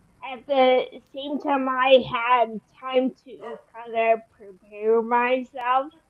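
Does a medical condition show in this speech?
Yes: Friedreich's ataxia; voice very changed, slight change first noticed in college.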